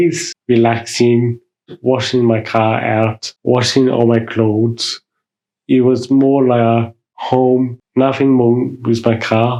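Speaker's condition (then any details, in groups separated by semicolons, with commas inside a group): Mild cerebral palsy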